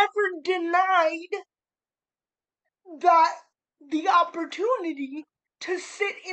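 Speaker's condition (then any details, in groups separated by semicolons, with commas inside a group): Cerebral palsy; spastic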